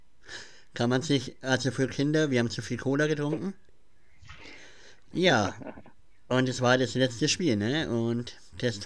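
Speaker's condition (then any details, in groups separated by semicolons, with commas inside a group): Cleft palate; present since childhood; speech impediment, listeners messaged that he cannot be heard, mimicked at school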